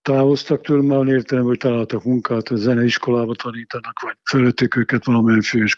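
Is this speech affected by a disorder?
No.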